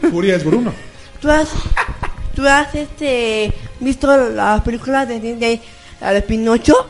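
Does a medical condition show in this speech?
Yes: Down syndrome; congenital, boy of about thirteen.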